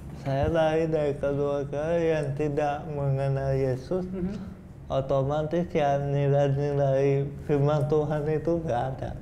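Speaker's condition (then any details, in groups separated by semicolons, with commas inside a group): Cerebral palsy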